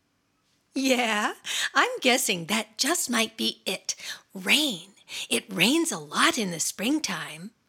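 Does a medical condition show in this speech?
No.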